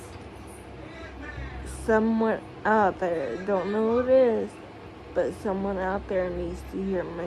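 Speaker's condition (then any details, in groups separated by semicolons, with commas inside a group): Cerebral palsy; sounds out of breath after therapy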